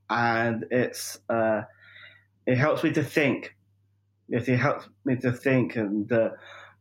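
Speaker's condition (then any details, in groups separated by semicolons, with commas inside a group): Down syndrome; 45 years old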